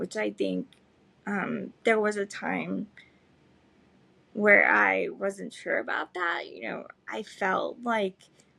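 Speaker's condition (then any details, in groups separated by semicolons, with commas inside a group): Cerebral palsy, spastic; able to speak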